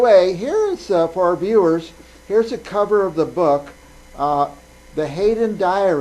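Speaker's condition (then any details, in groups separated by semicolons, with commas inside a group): No condition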